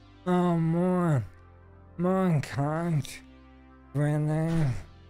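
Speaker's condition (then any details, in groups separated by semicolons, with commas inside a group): ALS; stem cell treatment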